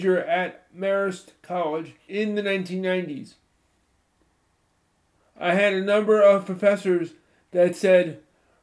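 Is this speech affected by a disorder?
Yes: cerebral palsy; walks with crutches.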